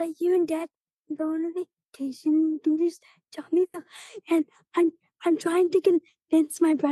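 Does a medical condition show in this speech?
Yes: cerebral palsy.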